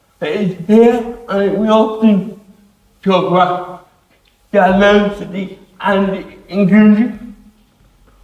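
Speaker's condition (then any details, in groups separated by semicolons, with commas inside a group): Cerebral palsy; affects hands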